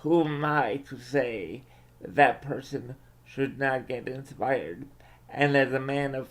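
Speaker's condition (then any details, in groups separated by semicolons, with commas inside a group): Cerebral palsy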